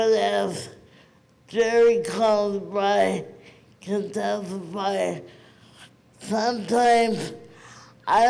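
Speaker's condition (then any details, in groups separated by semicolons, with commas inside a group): Cerebral palsy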